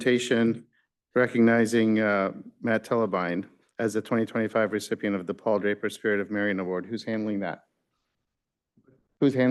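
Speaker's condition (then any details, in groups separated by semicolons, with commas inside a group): No condition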